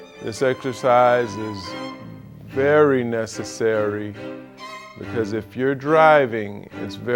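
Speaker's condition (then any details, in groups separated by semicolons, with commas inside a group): No condition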